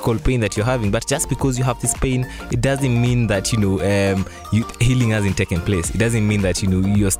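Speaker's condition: No condition

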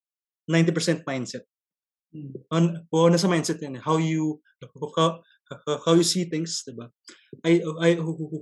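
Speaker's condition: Stuttering; stutter since early childhood, noticed on entering grade school; broken, choppy non-fluent speech, dreads answering strangers like jeepney drivers, public communication affected; repeated sounds, repeated words

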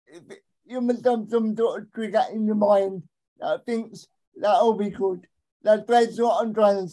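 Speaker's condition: Cerebral palsy; able to communicate

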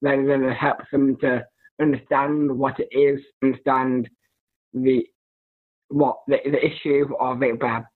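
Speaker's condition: Down syndrome; learning disability

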